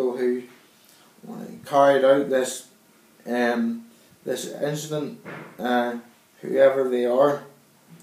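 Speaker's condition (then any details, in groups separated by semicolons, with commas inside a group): Cerebral palsy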